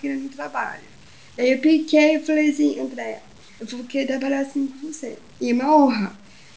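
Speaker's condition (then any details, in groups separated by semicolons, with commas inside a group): Down syndrome; trained at Atitude Inclusão to present talk slides, later gave full talk at Smart Cities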